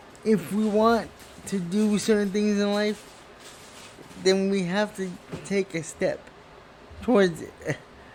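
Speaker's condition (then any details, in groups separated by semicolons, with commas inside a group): Cerebral palsy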